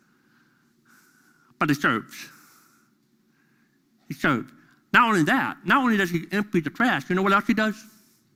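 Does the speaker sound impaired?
Yes: deafness; deaf during school years.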